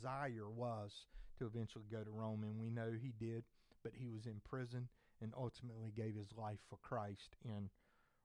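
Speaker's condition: No condition

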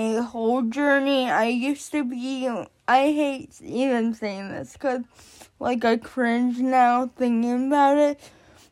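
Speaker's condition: Cerebral palsy; onset before birth

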